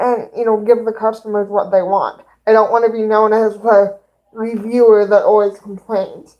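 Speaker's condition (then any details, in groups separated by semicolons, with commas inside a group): Cerebral palsy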